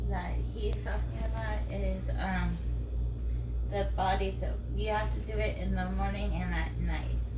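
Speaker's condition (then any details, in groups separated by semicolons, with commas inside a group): Dystonia; 18p deletion, left arm affected, head moves side to side; DBS surgery scheduled, left arm symptom visible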